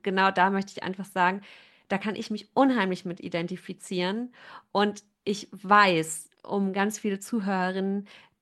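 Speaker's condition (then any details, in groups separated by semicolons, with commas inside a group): No condition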